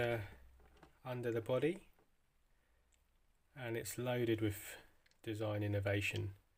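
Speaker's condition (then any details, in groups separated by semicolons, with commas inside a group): No condition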